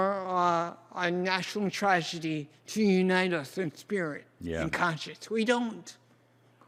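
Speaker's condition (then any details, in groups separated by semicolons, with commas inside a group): Cerebral palsy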